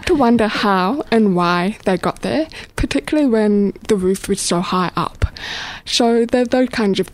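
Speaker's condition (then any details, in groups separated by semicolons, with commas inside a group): Deafness, born deaf; probably congenital deafness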